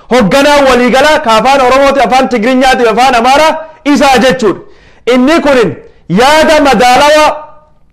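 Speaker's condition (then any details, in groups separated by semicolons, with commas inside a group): No condition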